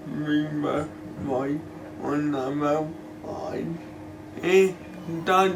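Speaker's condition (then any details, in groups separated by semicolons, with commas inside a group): Cerebral palsy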